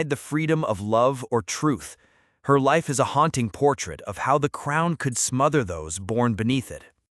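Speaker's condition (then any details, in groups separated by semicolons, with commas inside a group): No condition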